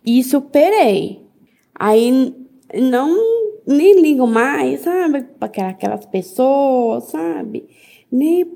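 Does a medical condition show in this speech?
Yes: Down syndrome; diagnosed at birth.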